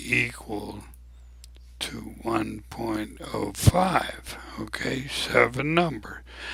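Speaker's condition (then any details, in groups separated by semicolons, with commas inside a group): ALS; abnormally slow voice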